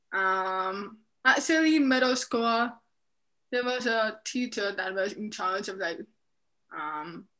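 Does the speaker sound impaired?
Yes: deafness, profound, severe; speech therapy for speaking and listening in deaf and hard of hearing program.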